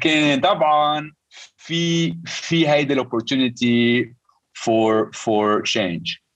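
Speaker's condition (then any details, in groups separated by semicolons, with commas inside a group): Stuttering; present since at least teenage years; stutter noticeable, joking about it helps listeners understand why speech sounds that way; repeated sounds, prolonged sounds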